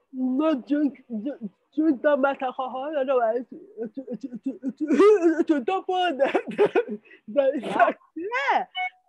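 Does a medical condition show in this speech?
Yes: spastic cerebral palsy.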